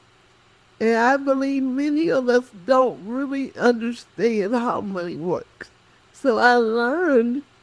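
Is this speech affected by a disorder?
Yes: cerebral palsy; speech affected.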